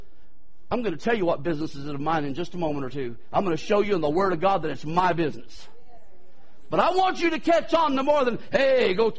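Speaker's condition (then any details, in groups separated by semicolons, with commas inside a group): No condition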